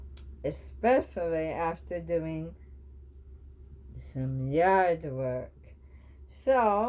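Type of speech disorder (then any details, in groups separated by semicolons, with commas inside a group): Bulbar dysarthria; bulbar onset ALS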